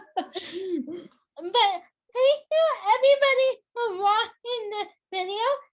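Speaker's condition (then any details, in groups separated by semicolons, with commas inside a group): Cerebral palsy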